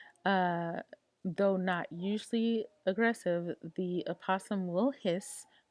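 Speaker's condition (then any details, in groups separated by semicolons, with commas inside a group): No condition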